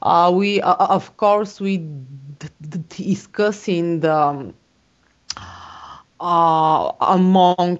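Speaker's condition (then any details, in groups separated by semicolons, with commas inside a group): Stuttering; past speech language therapist, Toastmasters-style stuttering self-help group, speeches recorded on camera; worse in public speaking, interviews, stress, foreign languages like English, Norwegian, processing meaning; little with colleagues; prolonged sounds, blocks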